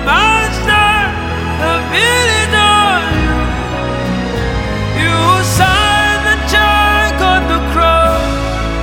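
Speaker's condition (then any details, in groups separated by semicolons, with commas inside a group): No condition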